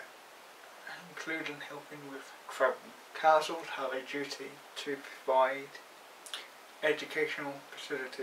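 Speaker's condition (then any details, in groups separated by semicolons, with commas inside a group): Cerebral palsy; mild, affects muscles and speech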